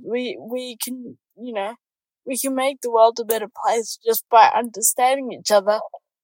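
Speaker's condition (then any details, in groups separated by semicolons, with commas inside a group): Cerebral palsy; congenital cerebral palsy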